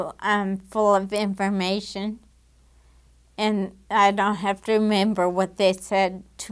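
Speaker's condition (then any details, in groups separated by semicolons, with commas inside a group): Damaged diaphragm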